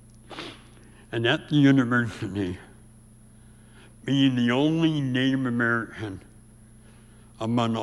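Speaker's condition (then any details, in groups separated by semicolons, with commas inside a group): Severe speech impediment; white woman taught tongue movement, chewing food and speaking, impediment heard on radio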